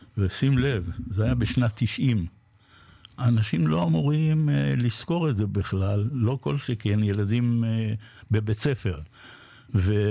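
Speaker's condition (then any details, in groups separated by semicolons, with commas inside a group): Parkinson's disease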